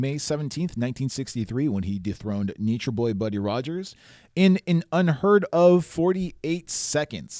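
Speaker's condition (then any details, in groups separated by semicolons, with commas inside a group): No condition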